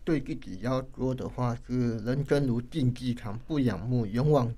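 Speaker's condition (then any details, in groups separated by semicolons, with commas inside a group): Hearing loss, acquired, moderate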